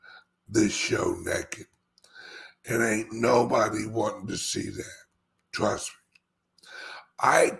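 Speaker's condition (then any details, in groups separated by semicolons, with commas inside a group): Speech impediment; slight speech impediment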